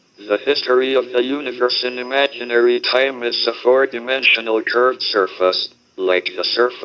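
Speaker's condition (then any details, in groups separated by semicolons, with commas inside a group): Motor neuron disease (ALS), speech-generating device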